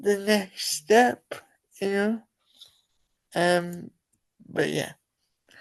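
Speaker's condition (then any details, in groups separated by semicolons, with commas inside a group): Cerebral palsy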